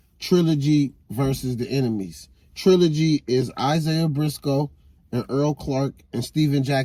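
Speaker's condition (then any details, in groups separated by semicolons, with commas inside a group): No condition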